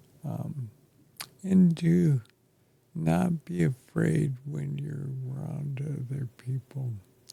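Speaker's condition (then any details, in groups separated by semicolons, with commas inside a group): ALS; affects chest and throat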